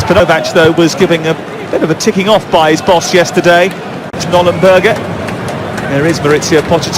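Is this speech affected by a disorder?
No.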